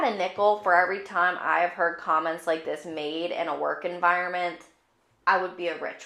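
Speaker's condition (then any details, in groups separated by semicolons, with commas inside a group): No condition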